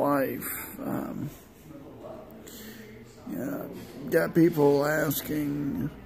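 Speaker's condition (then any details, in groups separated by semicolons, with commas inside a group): Multiple sclerosis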